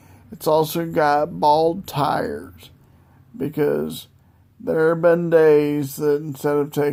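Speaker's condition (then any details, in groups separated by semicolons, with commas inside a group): Multiple sclerosis; wheelchair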